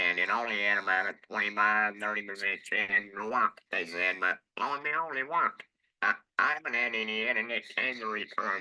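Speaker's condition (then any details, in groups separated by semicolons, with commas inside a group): Laryngectomy; total laryngectomy, stage four vocal cord tumors; TE voice or electrolarynx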